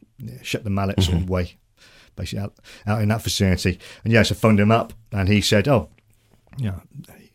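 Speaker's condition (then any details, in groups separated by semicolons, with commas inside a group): Stammer; stammer since could speak, noticed age four or five, past freezing blocks, phone avoidance; member of Maguire Programme, Maguire technique costal diaphragm breathing, working hard on speech, phone calls; audible concentrated costal breathing while talking, host says improvement clearly showing; repeated sounds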